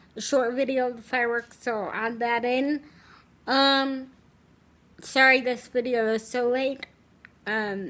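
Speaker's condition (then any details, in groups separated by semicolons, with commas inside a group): Cerebral palsy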